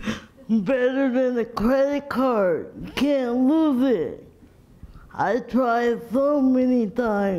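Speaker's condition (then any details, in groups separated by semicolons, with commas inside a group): Cerebral palsy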